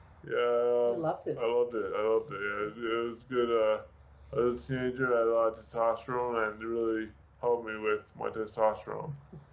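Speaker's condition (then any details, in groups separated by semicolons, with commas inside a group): Severe brain injury; speech affected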